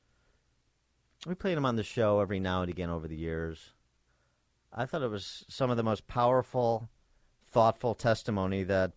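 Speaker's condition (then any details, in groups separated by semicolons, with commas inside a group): No condition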